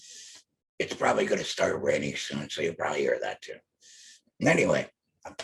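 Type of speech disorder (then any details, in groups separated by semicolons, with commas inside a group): Electrolarynx speech; laryngectomy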